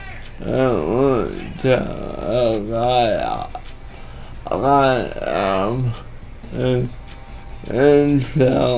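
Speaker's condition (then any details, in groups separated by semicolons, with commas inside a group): Cerebral palsy; one hand affected; atypical speech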